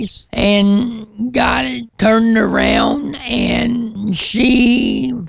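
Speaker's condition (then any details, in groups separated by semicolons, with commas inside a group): Cerebral palsy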